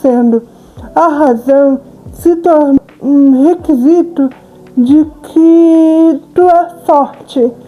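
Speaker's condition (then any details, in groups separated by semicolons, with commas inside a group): Cerebral palsy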